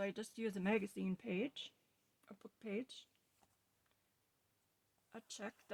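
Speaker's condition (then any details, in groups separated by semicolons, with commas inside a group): No condition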